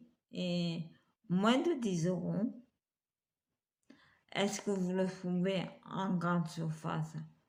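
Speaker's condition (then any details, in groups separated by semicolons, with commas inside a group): Multiple sclerosis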